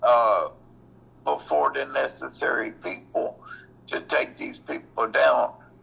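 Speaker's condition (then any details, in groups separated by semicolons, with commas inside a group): Cerebral palsy; previously off feet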